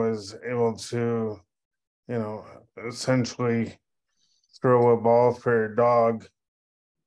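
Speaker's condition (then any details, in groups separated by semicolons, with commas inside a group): Cerebral palsy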